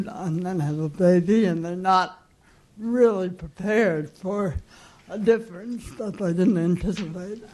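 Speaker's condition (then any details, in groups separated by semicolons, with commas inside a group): Cerebral palsy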